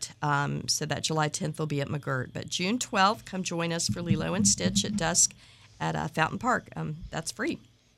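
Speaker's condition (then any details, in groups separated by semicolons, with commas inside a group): No condition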